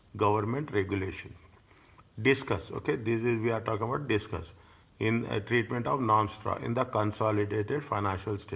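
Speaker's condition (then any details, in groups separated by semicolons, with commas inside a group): No condition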